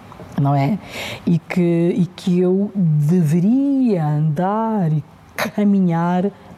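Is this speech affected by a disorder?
Yes: stuttering; fluency seen by others as varying day to day; effortful control to avoid stuttering, sometimes unavoidable, slow greetings, callers hung up, listeners must slow down; here repeated sounds, repeated words.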